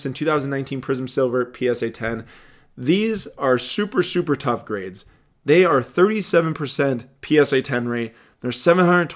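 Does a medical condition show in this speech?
No.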